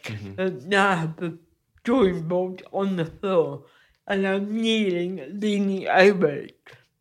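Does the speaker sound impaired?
Yes: cerebral palsy; physically affects creating art.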